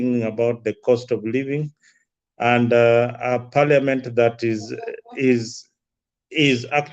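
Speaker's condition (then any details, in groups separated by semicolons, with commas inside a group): No condition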